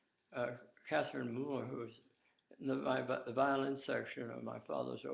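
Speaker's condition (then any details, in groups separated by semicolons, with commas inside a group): Tongue cancer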